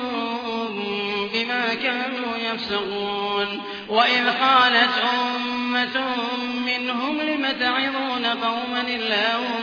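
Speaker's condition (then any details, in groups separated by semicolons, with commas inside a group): No condition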